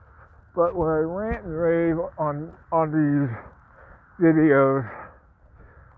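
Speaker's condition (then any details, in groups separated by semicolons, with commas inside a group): Parkinson's; speech impediment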